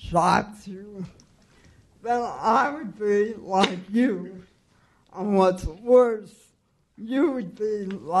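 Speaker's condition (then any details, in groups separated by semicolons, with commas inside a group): Cerebral palsy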